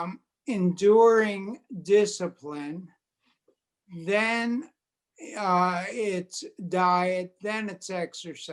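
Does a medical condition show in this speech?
Yes: multiple sclerosis; quadriplegic.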